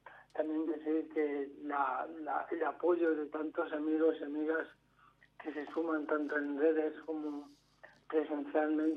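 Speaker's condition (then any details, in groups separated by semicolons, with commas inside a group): Amyotrophic lateral sclerosis; amyotrophic lateral sclerosis diagnosed about 2 years ago, progressive, neurodegenerative, no treatment, took part in trial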